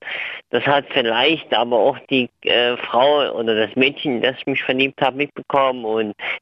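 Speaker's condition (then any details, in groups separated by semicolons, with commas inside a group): Cleft lip and palate, cleft lip, jaw and palate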